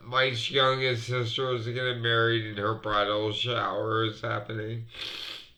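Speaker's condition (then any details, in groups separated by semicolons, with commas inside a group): Multiple sclerosis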